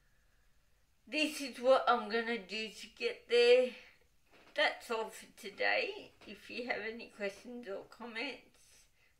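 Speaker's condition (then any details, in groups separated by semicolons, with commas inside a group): Cerebral palsy, dystonic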